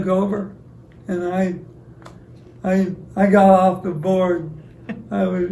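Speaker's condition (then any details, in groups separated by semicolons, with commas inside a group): ALS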